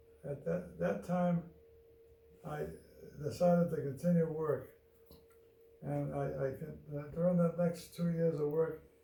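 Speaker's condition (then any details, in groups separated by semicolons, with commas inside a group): Parkinson's disease; loses track of thoughts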